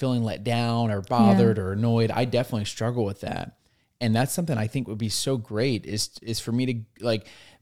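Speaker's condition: No condition

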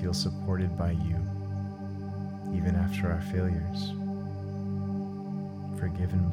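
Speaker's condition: No condition

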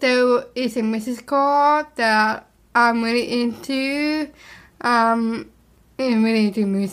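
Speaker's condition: Down syndrome; speech therapist Miss Leah

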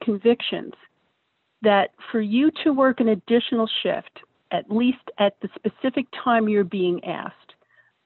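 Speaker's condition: No condition

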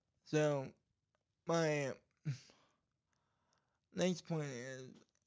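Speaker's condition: Cerebral palsy; voice goes in and out sometimes

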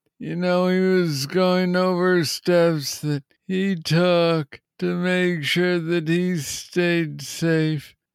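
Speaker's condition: Parkinson's disease; young onset

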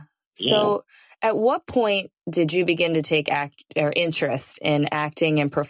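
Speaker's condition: No condition

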